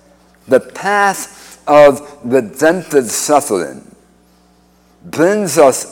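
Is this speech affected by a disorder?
Yes: speech impediment after cancer surgery; incurable recurrent cancer in mouth floor and tongue, chemotherapy, radiation, failed immunotherapy at Dana-Farber, antibody drug.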